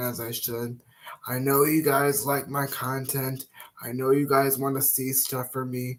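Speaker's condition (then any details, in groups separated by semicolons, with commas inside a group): Cerebral palsy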